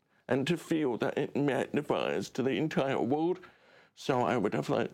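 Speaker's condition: Deaf; cochlear implant on side of head

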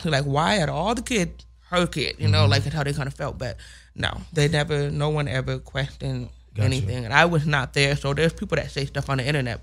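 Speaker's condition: Hearing loss with speech impediment; only comfortable speaking within last year or so

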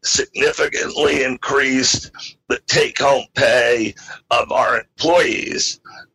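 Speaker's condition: Spasmodic dysphonia; acquired rare neurological voice disorder, adult onset while CEO; voice recovered a good bit, able to do interview, occasional throat clearing; weakened voice at onset, trouble speaking, could barely use voice, limited speaking to protect voice

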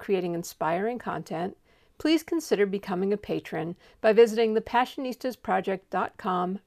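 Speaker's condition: No condition

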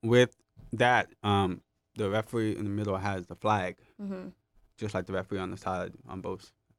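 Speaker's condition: Profound hearing loss, acquired, gentamicin-induced; right ear profound near deaf, left ear moderate, gentamicin-caused, hearing aids, lip reading; had speech therapy because of hearing loss

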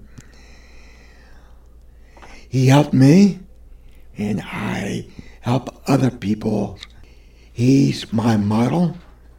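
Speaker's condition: Vocal cord damage; gunshot to head

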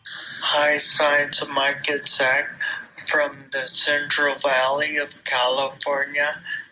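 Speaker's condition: Brain injury; brain injury affecting muscle control; talks really slowly due to reduced muscle control

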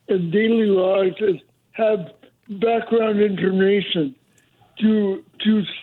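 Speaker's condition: Cerebral palsy; mobility declined since

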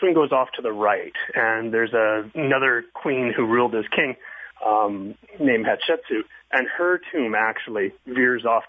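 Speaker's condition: No condition

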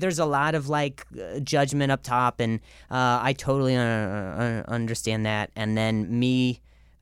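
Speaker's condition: Stutter; significant speech impediment; speaks for a living as stand-up comic; repeated sounds

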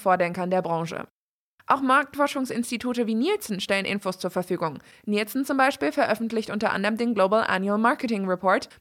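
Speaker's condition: No condition

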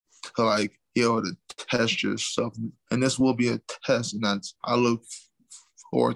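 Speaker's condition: Stuttering; not CTE, not caused by combat sports, father also stutters, age 31; speech called slurred by commenters, mistaken for CTE; prolonged sounds

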